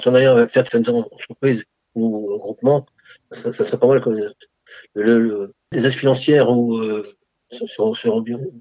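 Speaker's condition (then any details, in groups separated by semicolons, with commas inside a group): Parkinson's disease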